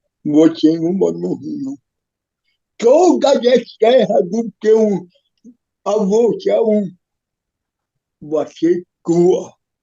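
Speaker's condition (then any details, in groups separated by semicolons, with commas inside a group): Cerebral palsy; physical disability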